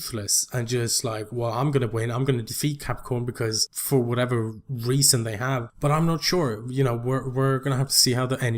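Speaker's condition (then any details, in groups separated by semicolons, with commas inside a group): No condition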